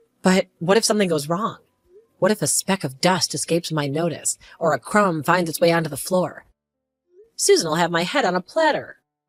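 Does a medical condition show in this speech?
No.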